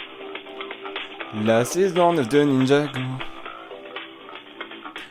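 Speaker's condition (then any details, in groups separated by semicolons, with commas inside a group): No condition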